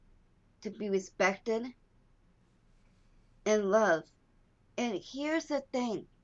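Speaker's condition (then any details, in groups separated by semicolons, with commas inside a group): Down syndrome; lifelong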